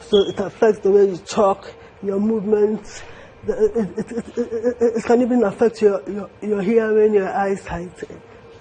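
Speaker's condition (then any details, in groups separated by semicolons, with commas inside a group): Cerebral palsy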